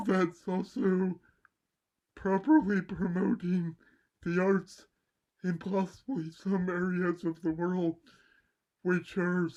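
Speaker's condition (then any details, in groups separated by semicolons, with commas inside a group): Cerebral palsy; mild left side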